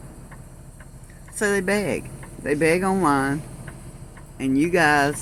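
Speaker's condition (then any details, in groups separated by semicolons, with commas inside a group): No condition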